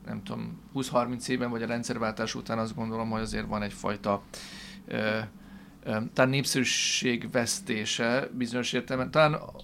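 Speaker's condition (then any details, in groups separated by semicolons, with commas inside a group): No condition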